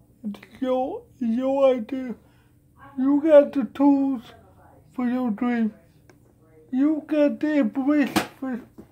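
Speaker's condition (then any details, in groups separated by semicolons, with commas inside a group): Cerebral palsy; present from birth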